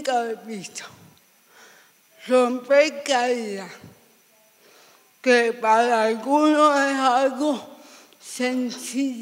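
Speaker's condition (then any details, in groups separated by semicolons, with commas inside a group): Severe cerebral palsy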